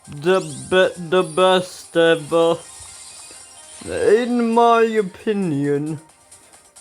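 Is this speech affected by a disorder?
Yes: ataxia; speech recently worse.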